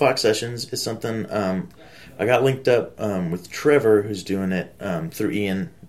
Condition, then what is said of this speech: None; typical speech.